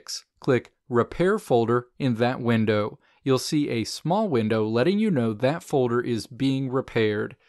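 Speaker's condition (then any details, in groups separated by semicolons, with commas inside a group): No condition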